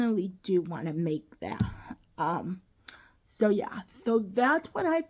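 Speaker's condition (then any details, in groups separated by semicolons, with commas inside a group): Cerebral palsy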